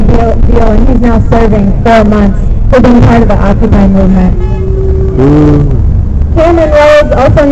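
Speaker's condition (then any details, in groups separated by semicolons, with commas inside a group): No condition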